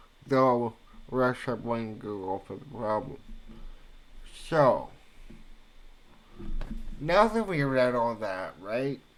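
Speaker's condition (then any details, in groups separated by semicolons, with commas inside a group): Cerebral palsy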